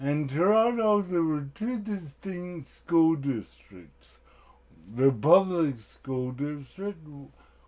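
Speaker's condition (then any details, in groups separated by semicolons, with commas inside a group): Cerebral palsy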